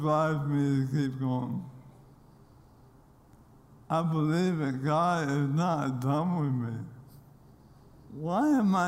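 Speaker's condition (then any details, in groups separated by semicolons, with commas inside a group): ALS; progressive, continuing to lose abilities, physically changed, seen crawling on stage, fears last public speech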